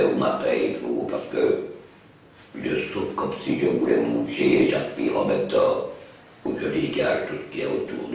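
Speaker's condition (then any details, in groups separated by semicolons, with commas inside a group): Total laryngectomy; total laryngectomy, tracheostoma, voice prosthesis, cannula, radiotherapy; over nine months post-operation, prosthesis changed monthly; speaks via voice prosthesis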